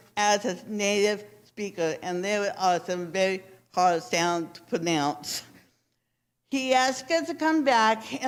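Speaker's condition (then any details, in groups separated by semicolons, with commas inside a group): Cerebral palsy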